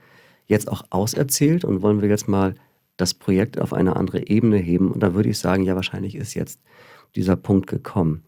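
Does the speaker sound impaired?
No.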